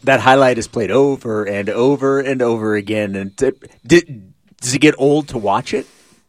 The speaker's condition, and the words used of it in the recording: None; typical speech.